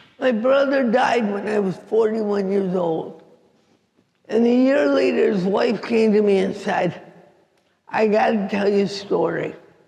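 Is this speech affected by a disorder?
Yes: cerebral palsy; affects walking and speech.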